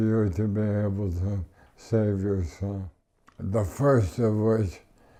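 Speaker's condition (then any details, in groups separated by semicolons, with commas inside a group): ALS; tracheotomy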